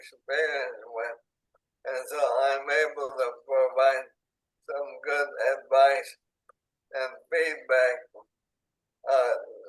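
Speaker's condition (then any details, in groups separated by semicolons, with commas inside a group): ALS, speech-generating device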